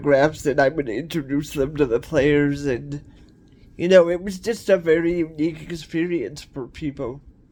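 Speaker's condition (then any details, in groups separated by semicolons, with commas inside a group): Cerebral palsy; cerebral palsy, wheelchair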